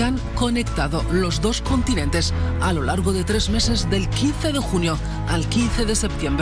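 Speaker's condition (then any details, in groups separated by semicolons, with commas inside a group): No condition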